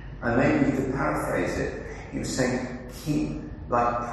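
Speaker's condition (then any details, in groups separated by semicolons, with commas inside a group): No condition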